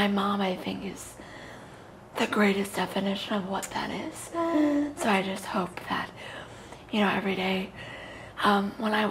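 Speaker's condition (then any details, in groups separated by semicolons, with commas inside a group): Cerebral palsy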